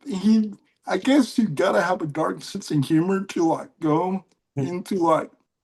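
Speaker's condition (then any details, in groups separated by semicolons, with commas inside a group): Cerebral palsy; mild case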